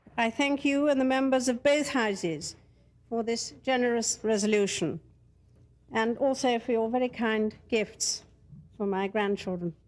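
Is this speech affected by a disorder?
No.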